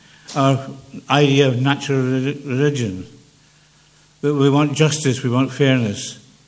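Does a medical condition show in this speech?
Yes: Parkinson's; less clear than before.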